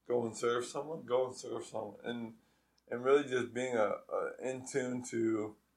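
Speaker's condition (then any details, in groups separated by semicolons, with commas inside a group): ALS; progressive weakness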